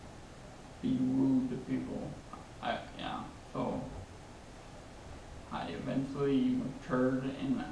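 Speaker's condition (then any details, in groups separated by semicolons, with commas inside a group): Traumatic brain injury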